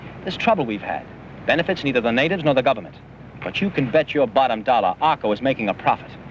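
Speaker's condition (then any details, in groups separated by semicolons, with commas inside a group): No condition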